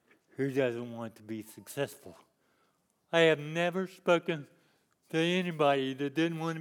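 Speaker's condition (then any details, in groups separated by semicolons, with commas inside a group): Cerebral palsy; lifelong disability since youth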